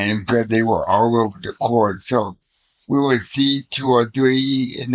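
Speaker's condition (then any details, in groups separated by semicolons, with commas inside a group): Cerebral palsy; from birth, spastic quadriplegia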